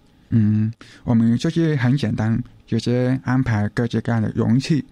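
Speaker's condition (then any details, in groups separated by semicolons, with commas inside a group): Hearing impairment; wears hearing aids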